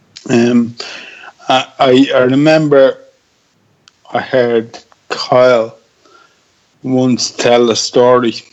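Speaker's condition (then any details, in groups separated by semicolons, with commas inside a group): Ataxia; speech affected, must concentrate to speak clearly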